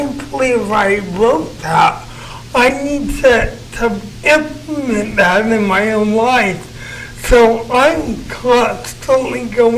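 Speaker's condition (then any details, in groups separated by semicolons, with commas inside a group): Cerebral palsy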